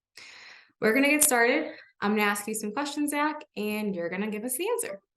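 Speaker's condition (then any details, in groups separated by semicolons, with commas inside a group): No condition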